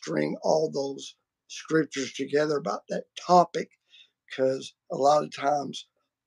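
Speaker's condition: Vocal cord surgery; multiple vocal cord surgeries

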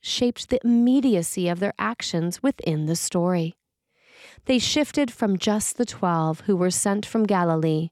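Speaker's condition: No condition

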